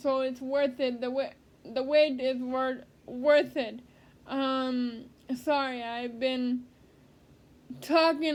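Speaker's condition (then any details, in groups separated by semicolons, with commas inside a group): Cerebral palsy; speech therapy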